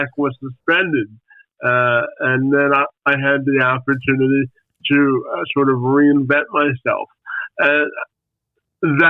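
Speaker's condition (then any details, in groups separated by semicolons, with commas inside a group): Spastic quadriplegic cerebral palsy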